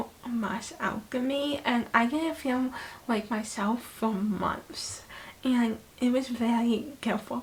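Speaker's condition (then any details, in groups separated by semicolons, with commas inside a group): Hemiplegic cerebral palsy; right hemiplegia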